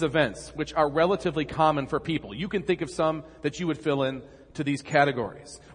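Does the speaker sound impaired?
No.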